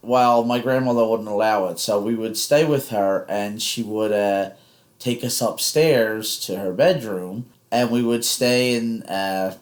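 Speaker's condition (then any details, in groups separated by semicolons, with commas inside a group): No condition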